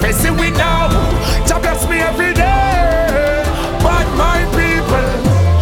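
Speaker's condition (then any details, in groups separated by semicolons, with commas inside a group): No condition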